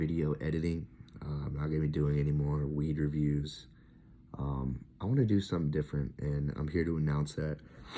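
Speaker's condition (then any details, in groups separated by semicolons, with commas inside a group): No condition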